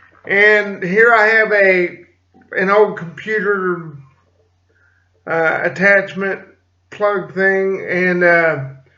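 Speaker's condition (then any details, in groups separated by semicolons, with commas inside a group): Cerebral palsy; affects legs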